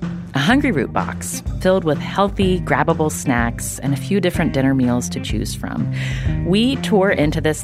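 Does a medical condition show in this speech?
No.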